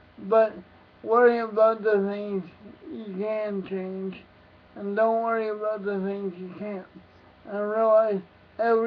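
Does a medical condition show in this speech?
Yes: cerebral palsy.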